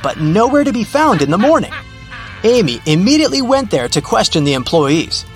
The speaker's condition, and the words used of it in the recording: No condition.